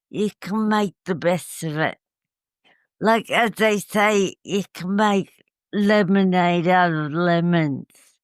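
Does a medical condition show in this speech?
Yes: cerebral palsy; uses wheelchair.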